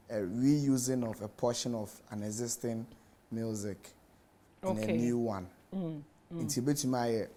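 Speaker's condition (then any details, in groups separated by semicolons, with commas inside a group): No condition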